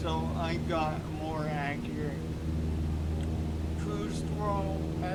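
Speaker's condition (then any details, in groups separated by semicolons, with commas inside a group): Cerebral palsy; only one hand usable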